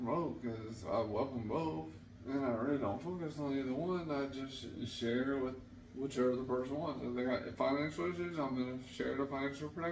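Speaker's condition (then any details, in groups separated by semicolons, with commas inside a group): Traumatic brain injury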